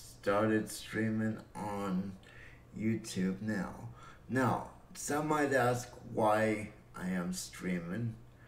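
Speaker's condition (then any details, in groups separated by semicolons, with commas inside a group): Cerebral palsy; affects muscle coordination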